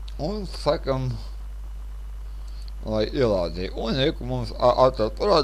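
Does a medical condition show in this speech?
Yes: cerebral palsy; speech not very clear.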